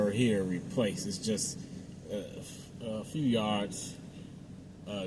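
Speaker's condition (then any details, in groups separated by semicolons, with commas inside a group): No condition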